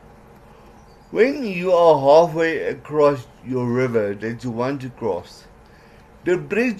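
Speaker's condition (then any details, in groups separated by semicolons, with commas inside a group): Cerebral palsy; legs affected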